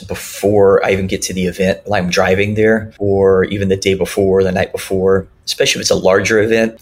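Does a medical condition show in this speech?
Yes: cleft lip and palate; congenital cleft lip and palate, many surgeries in childhood; speech classes in childhood.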